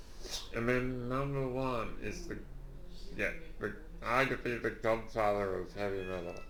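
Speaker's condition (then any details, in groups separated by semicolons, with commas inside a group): Duchenne muscular dystrophy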